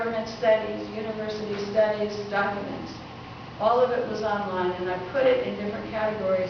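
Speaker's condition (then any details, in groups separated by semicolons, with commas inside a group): No condition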